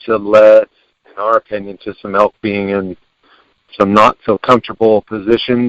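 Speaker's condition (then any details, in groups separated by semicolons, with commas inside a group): No condition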